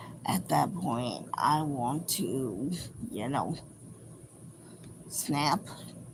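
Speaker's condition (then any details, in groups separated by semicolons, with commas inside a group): Cerebral palsy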